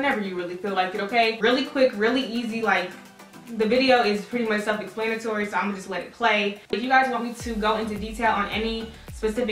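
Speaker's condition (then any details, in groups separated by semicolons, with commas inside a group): No condition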